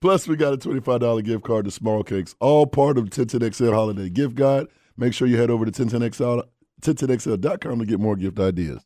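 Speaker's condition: No condition

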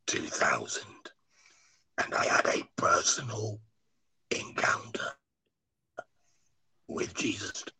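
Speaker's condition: Laryngectomy after cancer; speaks and street preaches without voice box

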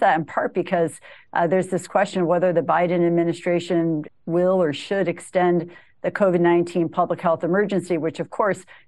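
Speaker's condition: No condition

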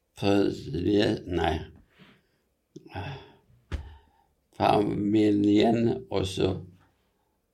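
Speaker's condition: Aphasia; thinks clearly, knows words in head but cannot get them out, fillers, repetitions, word-finding errors, short phrases

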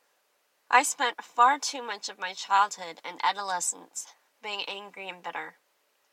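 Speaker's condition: Cleft lip and palate; clear speech

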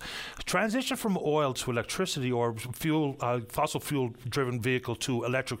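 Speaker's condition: No condition

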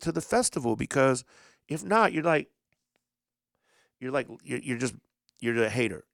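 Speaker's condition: No condition

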